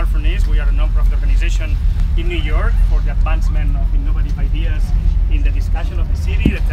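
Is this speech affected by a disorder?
No.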